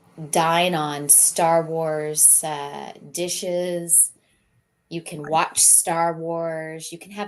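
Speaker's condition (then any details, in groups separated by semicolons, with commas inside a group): No condition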